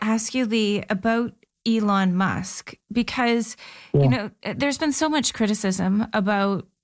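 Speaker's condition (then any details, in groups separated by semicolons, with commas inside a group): No condition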